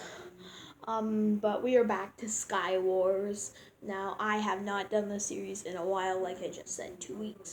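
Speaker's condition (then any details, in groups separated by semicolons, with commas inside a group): No condition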